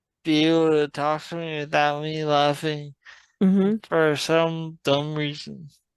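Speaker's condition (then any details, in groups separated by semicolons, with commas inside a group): Traumatic brain injury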